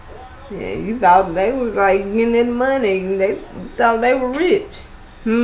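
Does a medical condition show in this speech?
Yes: cerebral palsy; not paralyzed, can stand.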